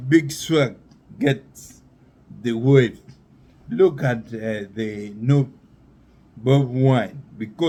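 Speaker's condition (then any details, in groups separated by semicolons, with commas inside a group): Neurological disease; affects speech and balance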